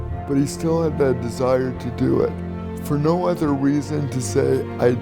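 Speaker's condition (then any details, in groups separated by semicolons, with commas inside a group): Cerebral palsy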